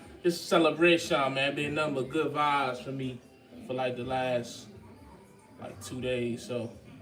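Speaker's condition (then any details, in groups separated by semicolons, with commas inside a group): No condition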